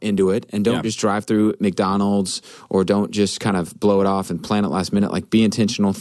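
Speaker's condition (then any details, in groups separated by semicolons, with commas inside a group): No condition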